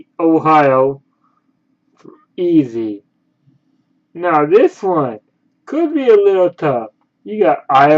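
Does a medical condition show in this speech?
Yes: cerebral palsy.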